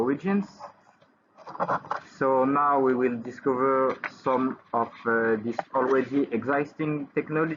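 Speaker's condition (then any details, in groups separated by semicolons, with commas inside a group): No condition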